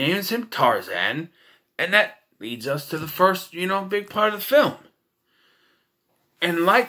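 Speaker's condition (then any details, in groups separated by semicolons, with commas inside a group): No condition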